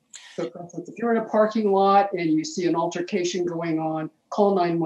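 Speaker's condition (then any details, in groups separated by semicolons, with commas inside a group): No condition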